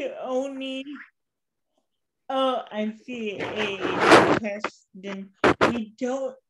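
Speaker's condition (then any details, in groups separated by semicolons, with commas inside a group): Cerebral palsy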